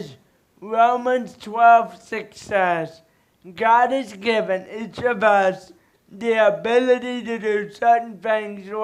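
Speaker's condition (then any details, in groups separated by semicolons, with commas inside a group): Cerebral palsy; speech slightly improved recently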